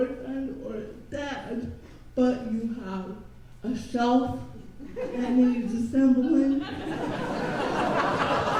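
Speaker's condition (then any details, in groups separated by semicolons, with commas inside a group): Cerebral palsy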